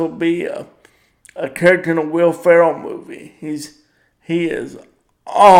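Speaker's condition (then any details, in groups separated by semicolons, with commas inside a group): Cerebral palsy; power wheelchair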